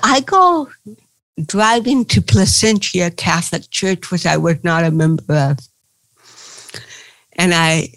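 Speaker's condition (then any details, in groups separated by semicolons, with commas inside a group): Cerebral palsy; since birth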